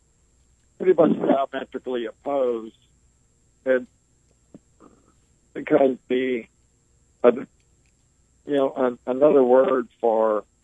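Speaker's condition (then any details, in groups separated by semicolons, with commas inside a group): ALS; ALS diagnosed nearly 20 years ago, initially given 2 to 5 years to live; on a ventilator; pauses along the way when speaking due to ventilator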